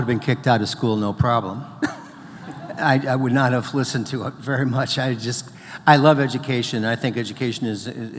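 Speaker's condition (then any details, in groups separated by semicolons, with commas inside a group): No condition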